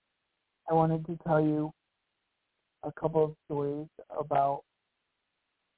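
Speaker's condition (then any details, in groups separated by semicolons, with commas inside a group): Cerebral palsy; walked with walker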